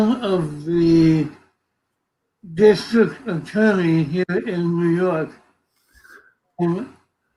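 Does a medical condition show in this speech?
Yes: cerebral palsy; from birth.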